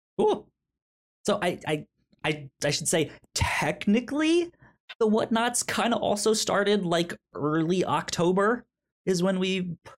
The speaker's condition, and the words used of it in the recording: Stuttering. Yeah, it's, it's, especially since I have a stutter when I I I talk.